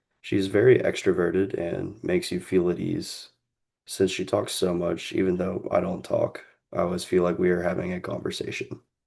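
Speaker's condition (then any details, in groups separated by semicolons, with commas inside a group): No condition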